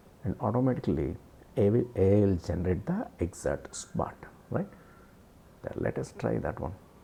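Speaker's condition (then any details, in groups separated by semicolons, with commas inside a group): No condition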